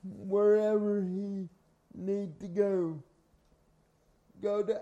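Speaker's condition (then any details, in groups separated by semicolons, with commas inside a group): Cerebral palsy; from birth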